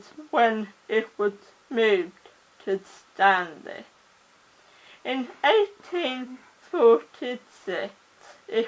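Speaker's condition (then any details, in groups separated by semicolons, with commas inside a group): Cerebral palsy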